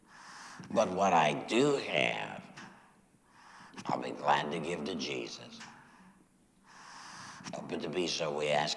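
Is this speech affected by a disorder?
Yes: laryngectomy after throat cancer, voice prosthesis; altered tone of voice joked about.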